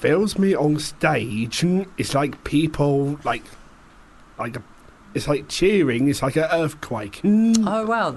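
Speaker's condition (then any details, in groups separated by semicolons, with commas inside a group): Down syndrome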